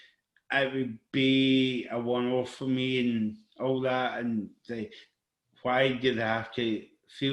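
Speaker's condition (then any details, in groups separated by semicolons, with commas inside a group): Cerebral palsy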